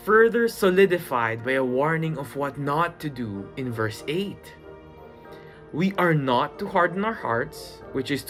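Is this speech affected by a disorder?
No.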